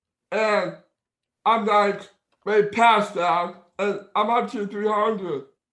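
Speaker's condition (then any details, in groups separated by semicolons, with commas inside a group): Down syndrome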